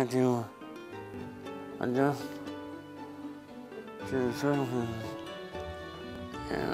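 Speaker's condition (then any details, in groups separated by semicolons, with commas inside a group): Parkinson's disease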